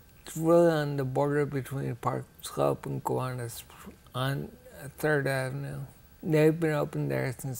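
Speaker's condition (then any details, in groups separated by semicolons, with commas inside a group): Ataxia; rare, progressive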